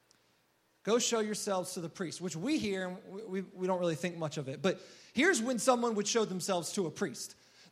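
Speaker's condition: No condition

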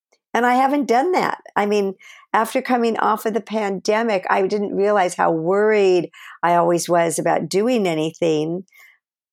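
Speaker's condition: No condition

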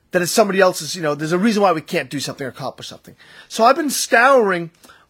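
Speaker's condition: No condition

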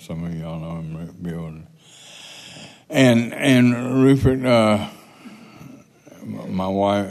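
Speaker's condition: Parkinson's

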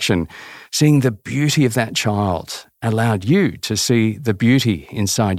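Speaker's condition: No condition

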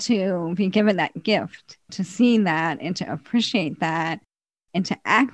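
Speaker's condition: ALS; voice already not great when podcast started, progressively worsening

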